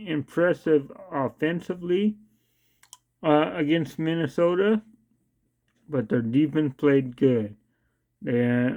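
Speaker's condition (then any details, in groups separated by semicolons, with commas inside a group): Cerebral palsy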